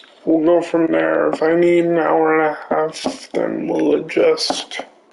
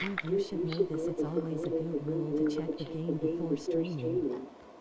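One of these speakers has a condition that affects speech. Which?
The first: cerebral palsy; affects limbs.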